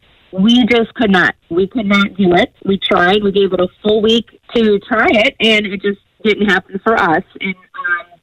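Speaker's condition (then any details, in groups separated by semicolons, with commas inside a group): No condition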